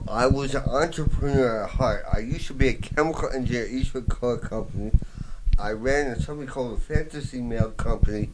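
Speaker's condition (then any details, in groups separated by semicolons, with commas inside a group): Voice box damage, traumatic brain injury; half lung capacity lost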